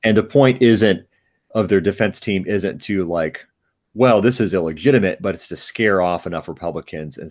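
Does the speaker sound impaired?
No.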